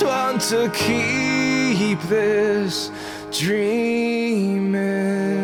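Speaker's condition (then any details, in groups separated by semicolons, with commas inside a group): No condition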